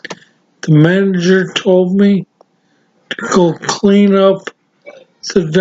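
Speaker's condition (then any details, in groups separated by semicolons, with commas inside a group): Severe traumatic brain injury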